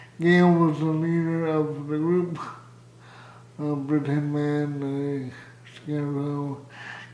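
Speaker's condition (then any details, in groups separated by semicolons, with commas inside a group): Cerebral palsy, severe; spastic type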